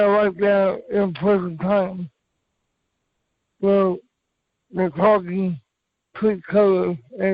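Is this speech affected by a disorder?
Yes: cerebral palsy; from birth.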